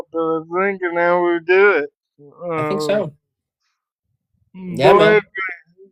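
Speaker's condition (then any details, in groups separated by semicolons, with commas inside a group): Cerebral palsy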